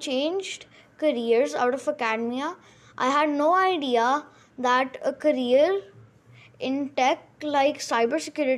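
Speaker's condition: No condition

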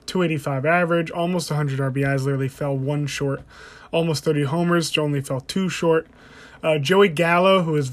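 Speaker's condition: No condition

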